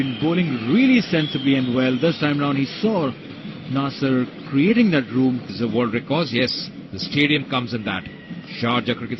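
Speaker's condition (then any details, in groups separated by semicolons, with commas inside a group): No condition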